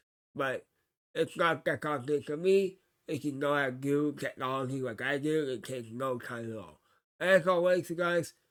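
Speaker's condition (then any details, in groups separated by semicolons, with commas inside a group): Cerebral palsy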